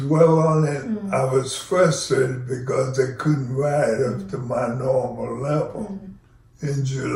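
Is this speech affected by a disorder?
Yes: ALS.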